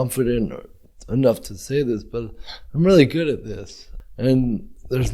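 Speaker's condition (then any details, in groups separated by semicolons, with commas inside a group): Cerebral palsy; brain injury, present from birth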